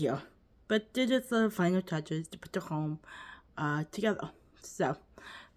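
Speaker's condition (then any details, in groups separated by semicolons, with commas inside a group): Cerebral palsy, quadriplegic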